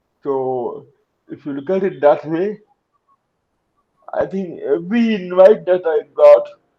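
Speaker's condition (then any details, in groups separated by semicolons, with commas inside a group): Cerebral palsy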